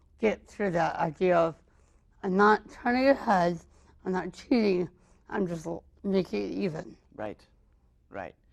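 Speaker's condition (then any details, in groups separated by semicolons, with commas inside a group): Mild cerebral palsy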